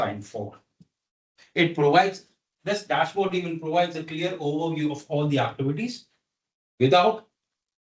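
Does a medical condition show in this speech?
No.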